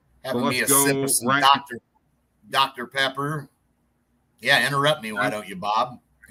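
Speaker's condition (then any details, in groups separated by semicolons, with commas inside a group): No condition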